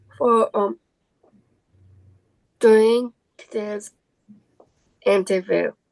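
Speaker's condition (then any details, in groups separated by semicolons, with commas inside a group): Down syndrome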